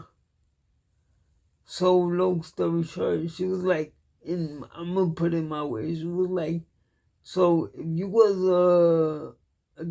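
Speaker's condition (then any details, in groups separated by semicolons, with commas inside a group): Cerebral palsy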